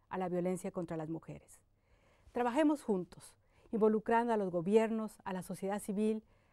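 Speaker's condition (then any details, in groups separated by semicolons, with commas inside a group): No condition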